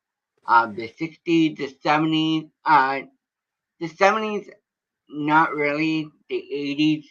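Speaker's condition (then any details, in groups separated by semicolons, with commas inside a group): Cerebral palsy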